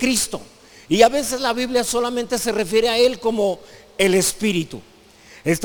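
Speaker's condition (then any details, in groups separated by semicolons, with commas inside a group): No condition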